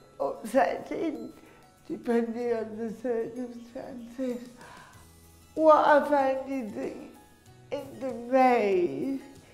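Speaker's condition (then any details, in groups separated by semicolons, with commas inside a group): Cerebral palsy; affects speech and movement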